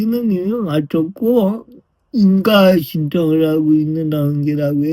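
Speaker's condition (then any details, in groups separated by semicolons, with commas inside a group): Brain lesion disability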